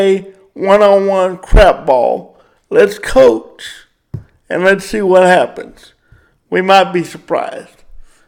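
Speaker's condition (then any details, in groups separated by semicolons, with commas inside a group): Cerebral palsy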